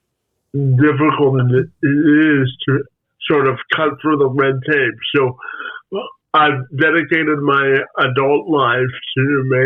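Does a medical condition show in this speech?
Yes: spastic quadriplegic cerebral palsy.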